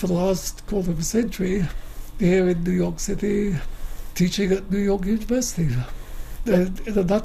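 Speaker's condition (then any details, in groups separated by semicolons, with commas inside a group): Motor neuron disease; wheelchair user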